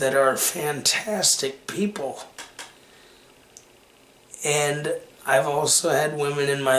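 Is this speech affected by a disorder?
Yes: cerebral palsy; takes medication.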